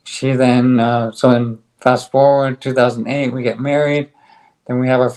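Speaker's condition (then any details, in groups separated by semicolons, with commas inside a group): ALS; on drug, stronger bite, speaks better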